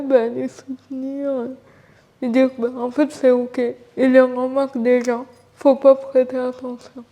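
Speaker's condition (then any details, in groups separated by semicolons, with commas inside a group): Cerebral palsy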